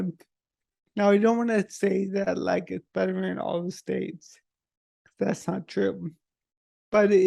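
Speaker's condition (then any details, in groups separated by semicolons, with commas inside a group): Multiple sclerosis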